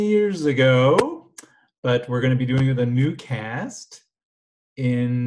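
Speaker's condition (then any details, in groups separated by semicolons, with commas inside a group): No condition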